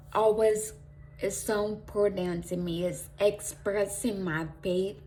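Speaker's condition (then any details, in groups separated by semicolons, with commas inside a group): Traumatic brain injury; cerebellar tumor near brainstem, affecting movement and speech; almost 10 years post injury; could not push out sound, ongoing speech muscle strengthening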